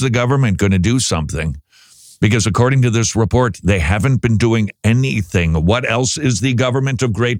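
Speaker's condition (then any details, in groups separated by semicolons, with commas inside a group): No condition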